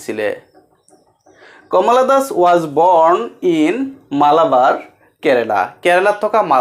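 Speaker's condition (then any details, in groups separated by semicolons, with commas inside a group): No condition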